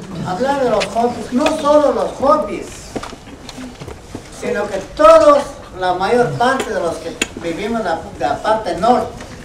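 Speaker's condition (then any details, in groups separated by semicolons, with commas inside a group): No condition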